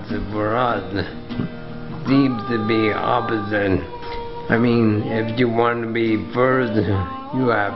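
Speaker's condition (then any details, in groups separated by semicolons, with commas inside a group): ALS; affects speech and breathing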